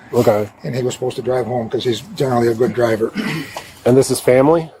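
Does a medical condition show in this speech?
No.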